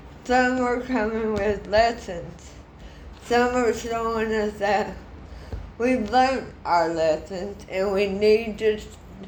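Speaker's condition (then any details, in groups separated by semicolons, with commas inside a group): Throat cancer radiation damage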